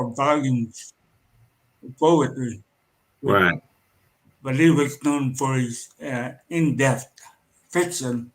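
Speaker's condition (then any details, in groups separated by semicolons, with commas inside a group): Cerebral palsy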